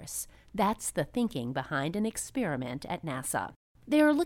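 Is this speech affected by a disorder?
No.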